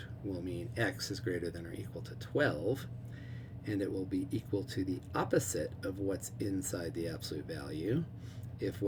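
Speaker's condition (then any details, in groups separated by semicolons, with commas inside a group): No condition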